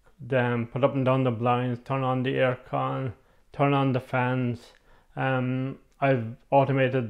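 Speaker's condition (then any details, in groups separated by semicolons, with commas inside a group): MND; communication devices assessed, types replies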